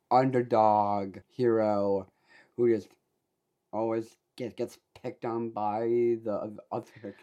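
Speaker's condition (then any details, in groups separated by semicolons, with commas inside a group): Down syndrome; able to do public speaking, able to express self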